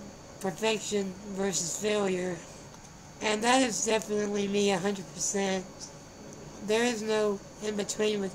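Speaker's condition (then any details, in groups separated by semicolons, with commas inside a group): Spinal muscular atrophy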